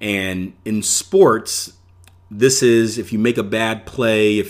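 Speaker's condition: No condition

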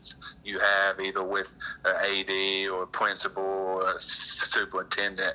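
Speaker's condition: Stuttering; present since at least seventh and eighth grade, avoided talking in class then, began speaking up in college; much improved, still working to improve, still noticeable to others; noticeable to listeners; prolonged sounds

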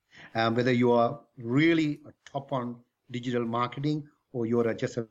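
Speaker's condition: No condition

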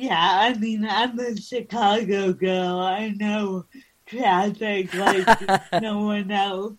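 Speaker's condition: Cerebral palsy

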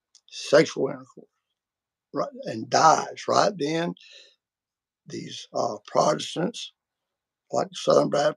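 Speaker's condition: Vocal cord surgery; multiple vocal cord surgeries

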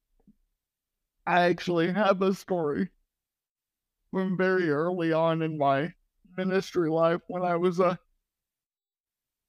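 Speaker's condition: Cerebral palsy

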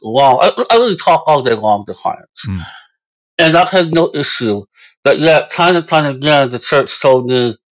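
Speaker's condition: Moebius syndrome; congenital

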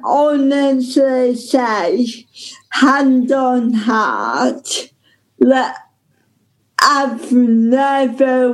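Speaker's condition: Ataxic cerebral palsy; present from birth

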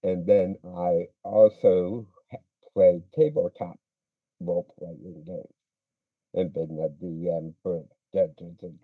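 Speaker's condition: Speech impediment; weaker-looking muscles in childhood

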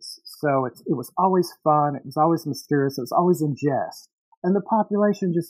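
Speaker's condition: No condition

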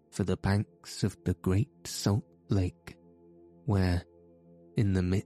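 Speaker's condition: No condition

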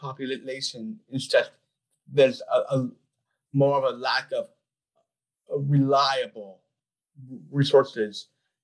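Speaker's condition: Down syndrome; gave TEDx talk

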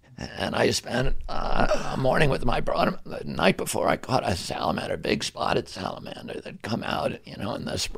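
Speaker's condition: Spasmodic dystonia; voice affected

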